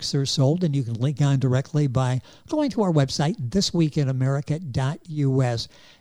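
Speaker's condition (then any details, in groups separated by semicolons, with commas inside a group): No condition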